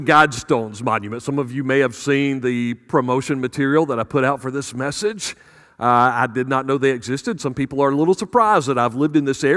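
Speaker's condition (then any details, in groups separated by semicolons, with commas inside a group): No condition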